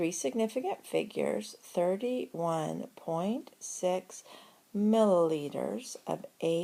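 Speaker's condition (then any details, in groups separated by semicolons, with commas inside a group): No condition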